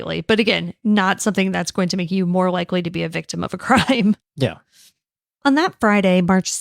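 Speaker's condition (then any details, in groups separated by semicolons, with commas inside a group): No condition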